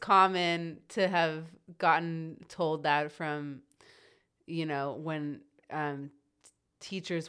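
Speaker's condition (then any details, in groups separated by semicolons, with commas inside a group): Stuttering; teachers urged English only, Hebrew lost in childhood, host wonders if this contributed; prolonged sounds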